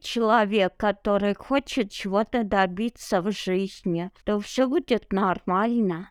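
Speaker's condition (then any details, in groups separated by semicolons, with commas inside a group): Cerebral palsy; no wheelchair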